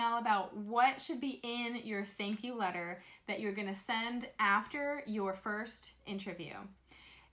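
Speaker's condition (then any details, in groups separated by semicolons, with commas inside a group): No condition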